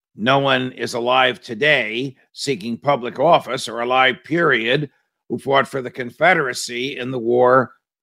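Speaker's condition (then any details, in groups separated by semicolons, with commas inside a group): No condition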